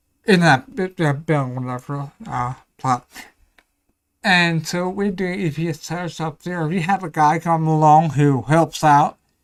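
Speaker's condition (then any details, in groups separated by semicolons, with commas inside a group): Ataxia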